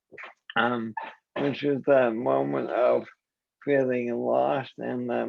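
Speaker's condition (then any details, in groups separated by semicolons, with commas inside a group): ALS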